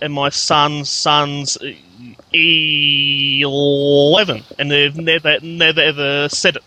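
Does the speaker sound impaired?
Yes: stuttering; described as never that bad; fluent when acting, stutters once fluency noticed, worse in small groups, rare at home unless angry; here repeated sounds, repeated words.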